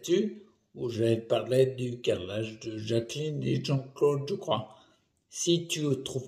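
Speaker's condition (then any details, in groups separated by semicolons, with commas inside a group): Primary progressive multiple sclerosis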